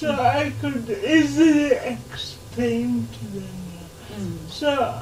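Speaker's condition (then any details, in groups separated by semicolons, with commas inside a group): Cerebral palsy; since birth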